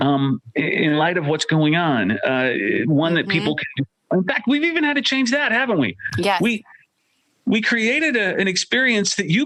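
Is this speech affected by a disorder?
No.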